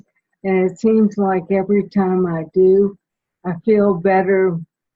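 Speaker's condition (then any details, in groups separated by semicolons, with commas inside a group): Primary lateral sclerosis; slow-progressing ALS form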